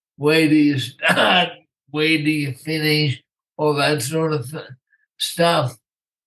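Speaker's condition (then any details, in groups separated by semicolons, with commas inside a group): Primary lateral sclerosis; voice and throat affected, short one or two word replies, voice needs rest and saving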